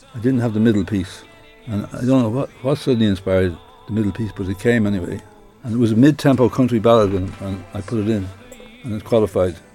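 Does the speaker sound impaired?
Yes: Parkinson's disease; diagnosed about 10 years ago, progressive, expected to worsen.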